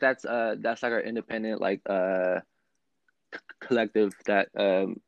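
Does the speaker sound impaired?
Yes: stutter; stutter since learning to talk, countless speech therapy sessions elementary through high school, never resolved; ongoing stutter when speaking; not when singing, therapy had words sung to Twinkle Little Star rhythm; here repeated words, prolonged sounds.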